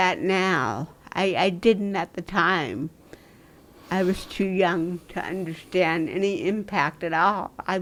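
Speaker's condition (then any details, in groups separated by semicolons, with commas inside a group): Dystonia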